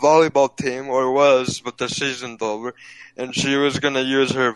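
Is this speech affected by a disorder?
Yes: cerebral palsy, physical only.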